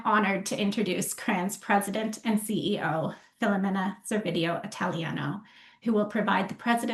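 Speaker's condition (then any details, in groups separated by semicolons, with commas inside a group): No condition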